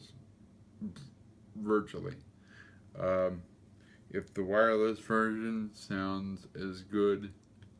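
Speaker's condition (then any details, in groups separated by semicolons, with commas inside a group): Cerebral palsy; affects gait and walking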